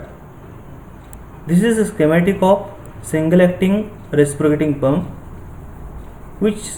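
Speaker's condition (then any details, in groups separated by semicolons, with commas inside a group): No condition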